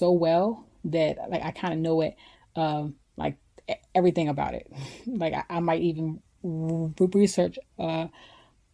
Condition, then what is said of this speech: Stuttering. So that just means that sometimes I'm going to be having trouble with saying words.